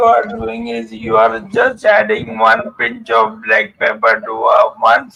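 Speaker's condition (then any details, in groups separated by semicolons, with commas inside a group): Motor neuron disease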